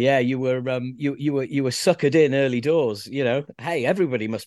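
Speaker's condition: No condition

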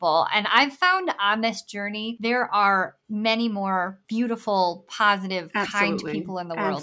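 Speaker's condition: Bilateral cleft lip and palate; congenital

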